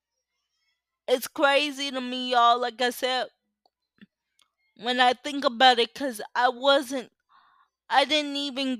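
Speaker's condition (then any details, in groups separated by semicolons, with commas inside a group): Cerebral palsy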